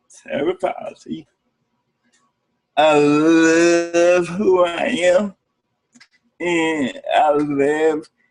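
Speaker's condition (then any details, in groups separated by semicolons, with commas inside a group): Cerebral palsy; speech therapy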